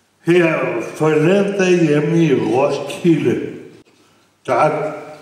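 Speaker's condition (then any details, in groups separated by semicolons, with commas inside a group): Brain injury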